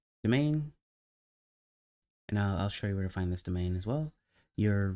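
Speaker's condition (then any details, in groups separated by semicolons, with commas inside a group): No condition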